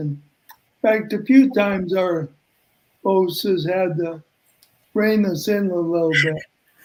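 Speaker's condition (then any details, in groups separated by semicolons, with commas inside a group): ALS; mainly affects voice and breathing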